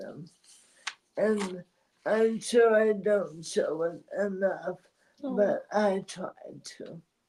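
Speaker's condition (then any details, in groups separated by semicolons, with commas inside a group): ALS; voice strains with talking, needs voice rest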